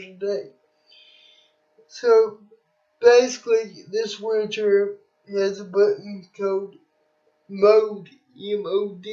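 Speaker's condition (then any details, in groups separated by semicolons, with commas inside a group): Cerebral palsy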